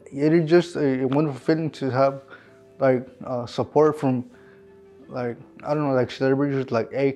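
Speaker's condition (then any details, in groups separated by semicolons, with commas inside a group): Cerebral palsy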